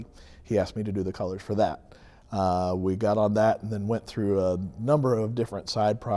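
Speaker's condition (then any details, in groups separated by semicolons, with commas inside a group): No condition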